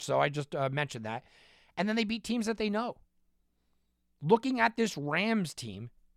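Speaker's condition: No condition

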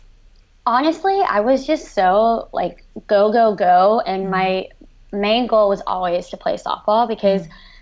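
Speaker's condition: Cleft lip and palate, severe

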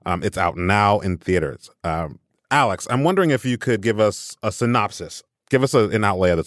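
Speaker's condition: No condition

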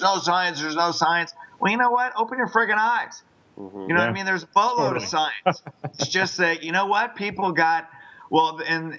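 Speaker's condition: No condition

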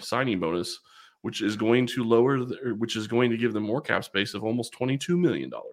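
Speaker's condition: No condition

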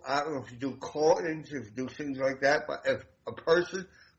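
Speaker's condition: Damaged voice box; self-conscious about voice

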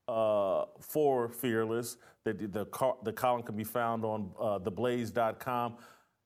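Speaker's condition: No condition

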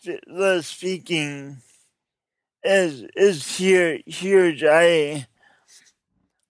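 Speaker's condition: Cerebral palsy; cerebral palsy from birth, oxygen loss at birth, substantial coordination difficulties since childhood, speech impediment developed while growing; distinctive one-of-a-kind accent-like speech, audible throughout recording

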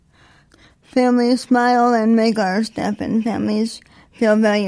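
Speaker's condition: Spastic quadriplegic cerebral palsy, severe; born 3 months premature

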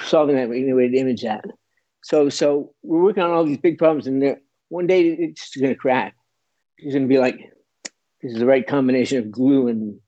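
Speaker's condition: Parkinson's disease; long-standing

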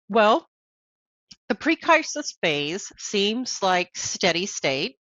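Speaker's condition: No condition

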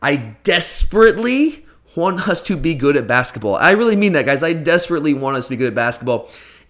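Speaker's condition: No condition

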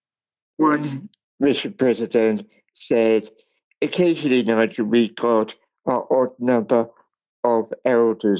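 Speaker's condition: Cerebral palsy; wheelchair user since age 28, second-hand manual wheelchair from friend, attended speech impairment boarding school

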